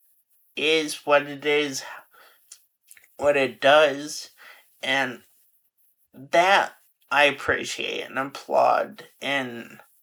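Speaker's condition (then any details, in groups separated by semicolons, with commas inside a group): Friedreich's ataxia; progressive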